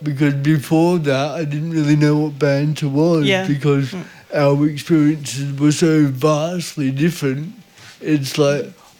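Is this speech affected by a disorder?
Yes: cerebral palsy; visible disability.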